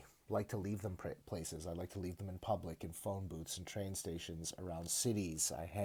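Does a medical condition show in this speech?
No.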